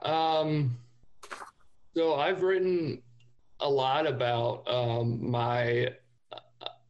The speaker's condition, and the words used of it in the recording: Stuttering. Like there are plenty of times where when I'm having a conversation with someone that I just met, I will tell them that, sorry, I have a stutter.